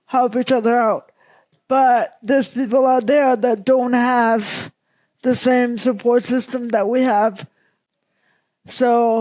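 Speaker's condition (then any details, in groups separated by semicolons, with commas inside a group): Cerebral palsy; present from birth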